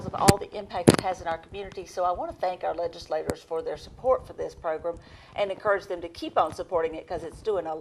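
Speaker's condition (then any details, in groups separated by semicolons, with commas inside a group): No condition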